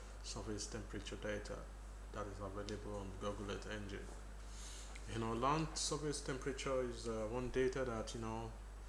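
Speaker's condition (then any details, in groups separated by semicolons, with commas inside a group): No condition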